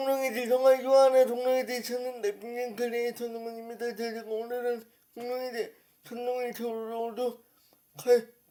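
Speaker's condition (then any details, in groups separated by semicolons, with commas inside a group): Brain lesion disability; power wheelchair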